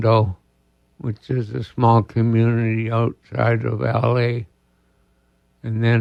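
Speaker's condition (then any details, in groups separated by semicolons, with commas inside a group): ALS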